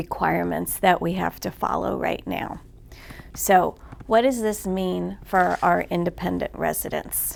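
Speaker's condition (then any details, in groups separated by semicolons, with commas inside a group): No condition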